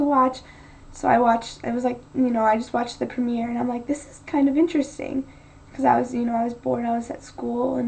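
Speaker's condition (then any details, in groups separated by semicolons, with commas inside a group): No condition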